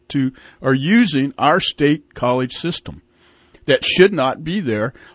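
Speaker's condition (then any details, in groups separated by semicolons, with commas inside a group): No condition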